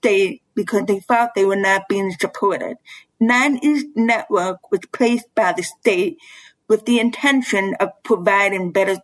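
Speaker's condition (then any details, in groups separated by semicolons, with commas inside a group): Bilateral severe to profound hearing loss; interview uses interpretation services from Karen Todd through Vancro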